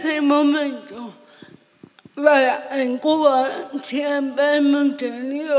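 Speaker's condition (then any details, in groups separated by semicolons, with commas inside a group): Severe cerebral palsy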